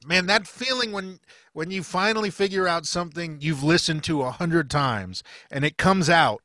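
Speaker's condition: No condition

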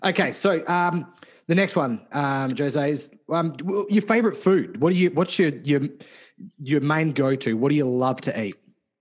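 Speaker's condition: No condition

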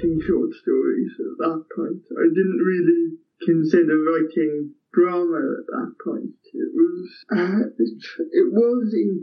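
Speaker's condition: Cerebral palsy; cerebral palsy from brain damage at birth

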